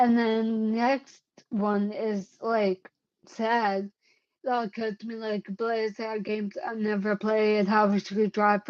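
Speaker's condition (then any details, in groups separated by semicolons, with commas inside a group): Cerebellar ataxia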